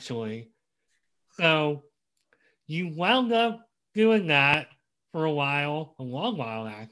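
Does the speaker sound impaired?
Yes: cleft lip and palate; congenital.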